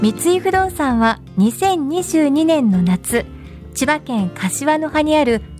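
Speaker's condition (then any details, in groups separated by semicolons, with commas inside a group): No condition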